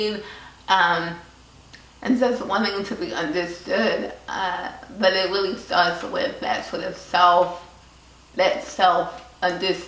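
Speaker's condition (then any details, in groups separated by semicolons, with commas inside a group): Cerebral palsy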